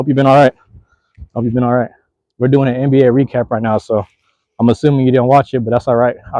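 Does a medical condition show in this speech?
No.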